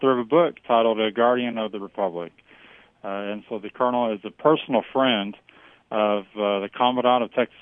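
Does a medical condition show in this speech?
No.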